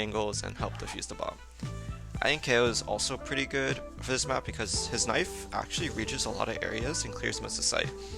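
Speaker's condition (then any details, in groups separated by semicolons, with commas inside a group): No condition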